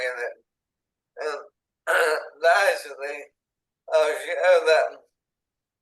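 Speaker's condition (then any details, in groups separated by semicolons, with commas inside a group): ALS, speech-generating device; onset in hands and arms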